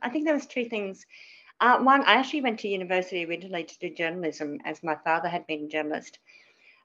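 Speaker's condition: Cleft palate; many surgeries

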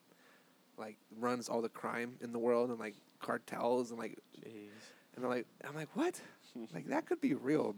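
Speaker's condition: No condition

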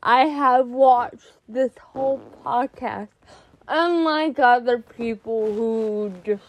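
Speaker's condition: Cerebral palsy; more jerking in class

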